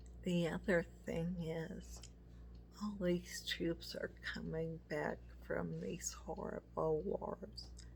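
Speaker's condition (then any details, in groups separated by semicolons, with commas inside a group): MS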